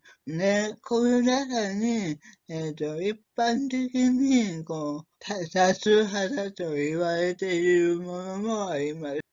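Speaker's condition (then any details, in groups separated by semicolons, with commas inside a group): Cerebral palsy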